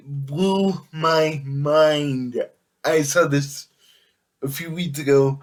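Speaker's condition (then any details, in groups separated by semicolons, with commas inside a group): Cerebral palsy; able to speak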